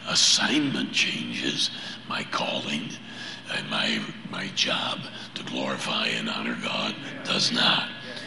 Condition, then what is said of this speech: Throat cancer. So you get my Batman voice tonight.